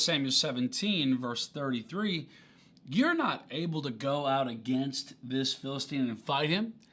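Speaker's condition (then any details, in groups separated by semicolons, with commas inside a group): No condition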